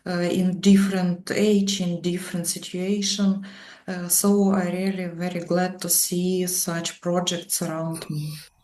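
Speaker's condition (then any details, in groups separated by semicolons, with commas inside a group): No condition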